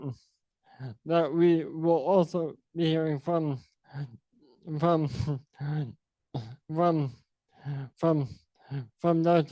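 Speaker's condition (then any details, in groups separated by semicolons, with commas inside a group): Sporadic ALS; diagnosed at age 32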